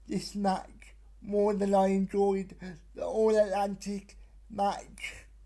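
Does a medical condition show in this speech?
Yes: cerebral palsy.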